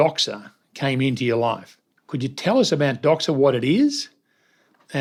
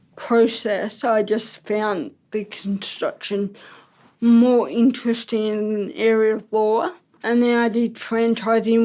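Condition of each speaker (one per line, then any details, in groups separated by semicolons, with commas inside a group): No condition
Ataxic cerebral palsy; ataxic type, from birth, coordination and balance affected, crutches; diagnosed around age three, slower walking and handwriting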